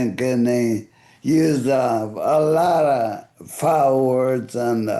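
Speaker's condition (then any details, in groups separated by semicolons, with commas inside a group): ALS; voice affected and fading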